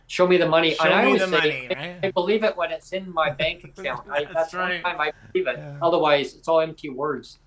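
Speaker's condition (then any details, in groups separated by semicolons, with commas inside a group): No condition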